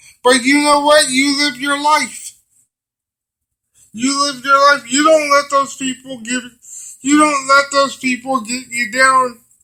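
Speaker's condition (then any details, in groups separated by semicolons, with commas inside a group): Cerebral palsy; brain damage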